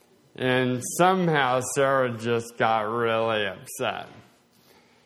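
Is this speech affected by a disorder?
Yes: slowed speech, swallowing problems; progressive condition.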